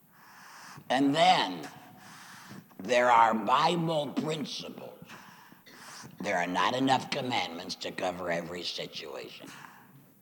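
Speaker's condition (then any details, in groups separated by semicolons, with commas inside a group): Laryngectomy; chemo and radiation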